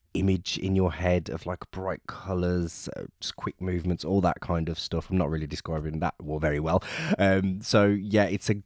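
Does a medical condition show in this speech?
No.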